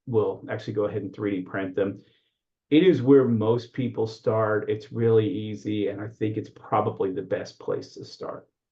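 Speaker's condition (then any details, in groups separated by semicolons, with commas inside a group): No condition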